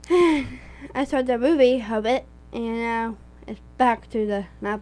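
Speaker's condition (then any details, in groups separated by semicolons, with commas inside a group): Down syndrome; extra chromosome, present from birth, diagnosed after birth, now 16 years old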